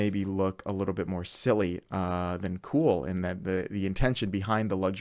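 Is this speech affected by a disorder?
No.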